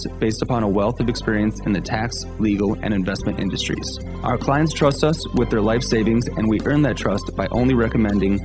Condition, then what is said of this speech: No condition.